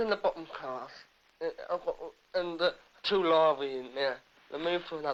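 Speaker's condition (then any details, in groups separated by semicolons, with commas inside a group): Cerebral palsy; difficulties communicating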